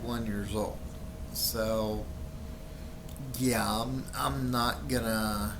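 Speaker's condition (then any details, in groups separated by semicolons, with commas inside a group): Friedreich's ataxia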